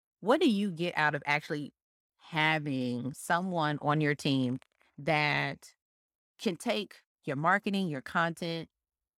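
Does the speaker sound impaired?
No.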